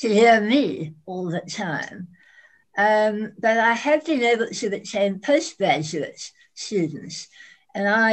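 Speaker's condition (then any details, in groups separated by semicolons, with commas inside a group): Head and neck cancer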